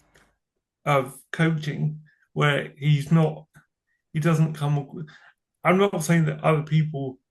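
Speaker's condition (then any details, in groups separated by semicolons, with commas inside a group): Cerebral palsy; from birth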